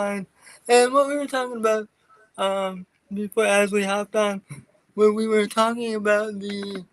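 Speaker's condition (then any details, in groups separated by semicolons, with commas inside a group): Cerebral palsy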